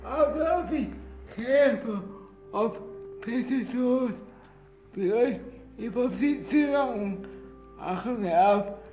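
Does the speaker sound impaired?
Yes: cerebral palsy.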